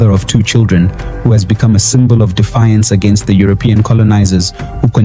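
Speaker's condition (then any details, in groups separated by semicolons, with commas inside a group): No condition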